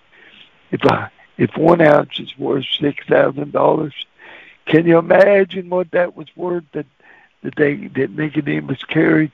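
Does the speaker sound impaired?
Yes: cerebral palsy; staggers when walking.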